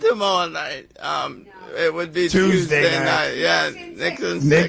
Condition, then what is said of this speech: Cerebral palsy. So I went to Toastmasters in hopes to better my speaking for play-by-play